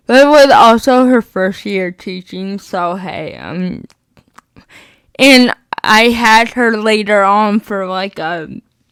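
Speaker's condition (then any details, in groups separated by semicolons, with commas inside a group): Spastic cerebral palsy, mixed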